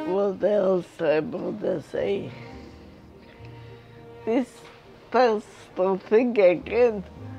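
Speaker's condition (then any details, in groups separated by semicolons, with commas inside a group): Multiple sclerosis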